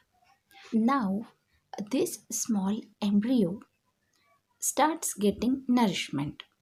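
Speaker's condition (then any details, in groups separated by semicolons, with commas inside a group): No condition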